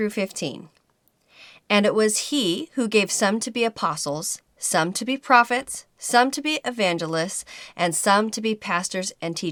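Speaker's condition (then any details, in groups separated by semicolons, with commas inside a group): No condition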